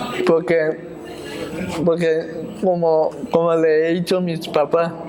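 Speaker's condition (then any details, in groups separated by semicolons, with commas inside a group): Cerebral palsy; spastic type, stiffness, mobility difficulties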